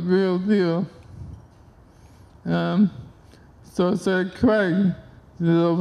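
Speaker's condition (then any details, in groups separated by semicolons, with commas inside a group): ALS; onset left hand and arm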